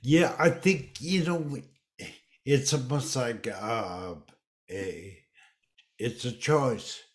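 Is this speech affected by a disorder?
Yes: dysarthria; ruptured brain aneurysm then massive stroke two weeks later, stroke at age 47, initially half paralyzed, cannot walk; about 9 years since stroke, wheelchair user, says in wheelchair 12 years; speech deficit, swallow deficit interrupts speaking.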